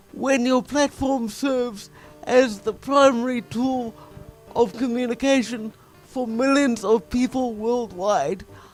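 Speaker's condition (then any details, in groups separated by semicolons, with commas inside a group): Quadriplegic cerebral palsy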